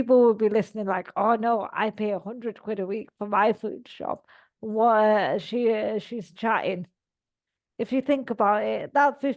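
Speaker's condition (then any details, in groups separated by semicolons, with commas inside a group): Cerebral palsy; all four limbs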